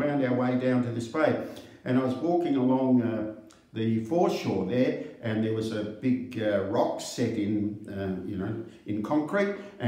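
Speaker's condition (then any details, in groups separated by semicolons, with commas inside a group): No condition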